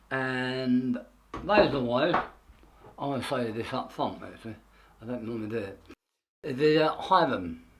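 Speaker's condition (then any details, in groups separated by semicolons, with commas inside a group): Tongue cancer; half tongue removed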